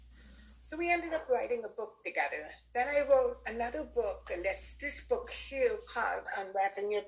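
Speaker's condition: Deafness; born with normal hearing, progressive hearing loss from age 9, from barefoot water skiing; total hearing loss since age 19

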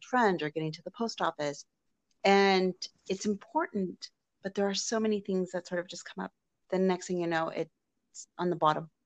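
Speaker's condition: No condition

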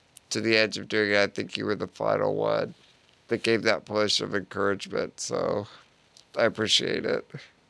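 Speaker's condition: Duchenne muscular dystrophy

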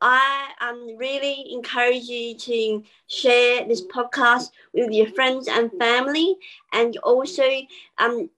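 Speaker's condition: Bilateral cleft lip and palate

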